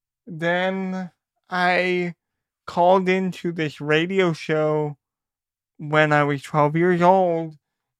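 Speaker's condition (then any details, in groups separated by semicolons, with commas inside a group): Cerebral palsy; uses technology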